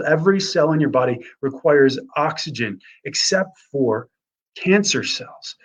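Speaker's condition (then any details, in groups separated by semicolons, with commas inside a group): No condition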